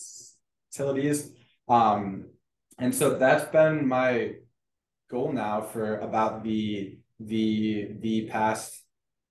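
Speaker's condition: Stuttering; stuttering since childhood; varies by situation, more fluent when confident, healthy and feeling good; repeated sounds, prolonged sounds

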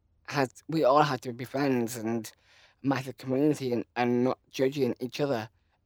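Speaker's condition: Down syndrome

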